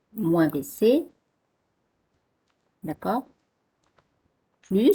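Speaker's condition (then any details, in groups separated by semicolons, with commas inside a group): No condition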